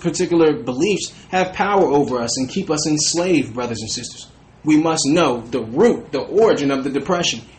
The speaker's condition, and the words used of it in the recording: None; typical speech.